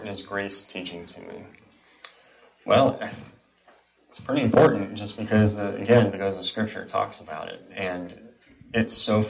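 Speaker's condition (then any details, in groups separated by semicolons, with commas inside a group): Cleft palate and cleft lip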